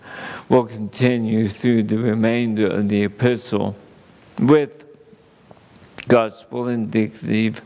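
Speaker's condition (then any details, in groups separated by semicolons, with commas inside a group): ALS; seeing doctors for multiple organic issues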